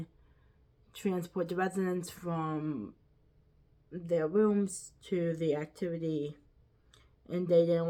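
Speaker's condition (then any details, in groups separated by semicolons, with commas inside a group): Quadriplegic cerebral palsy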